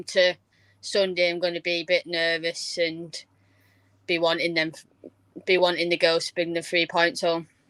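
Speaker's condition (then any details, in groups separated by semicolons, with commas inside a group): No condition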